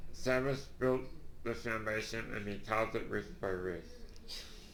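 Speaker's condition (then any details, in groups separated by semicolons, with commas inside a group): Duchenne muscular dystrophy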